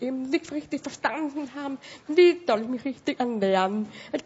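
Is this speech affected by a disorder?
Yes: severe hearing loss.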